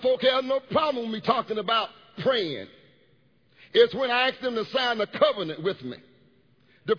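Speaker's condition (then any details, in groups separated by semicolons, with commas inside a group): No condition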